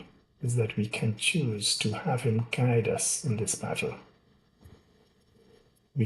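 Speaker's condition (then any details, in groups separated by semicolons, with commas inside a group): No condition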